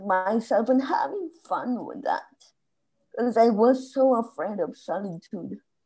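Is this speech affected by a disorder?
Yes: spasmodic dysphonia; voice lost, could not speak at all for 2-3 years, hard to get words out, voice not natural.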